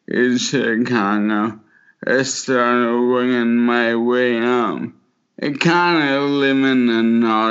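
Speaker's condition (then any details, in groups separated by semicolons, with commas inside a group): Motor neuron disease; can no longer dance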